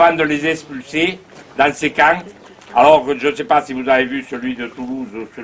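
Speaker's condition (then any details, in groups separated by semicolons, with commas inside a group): No condition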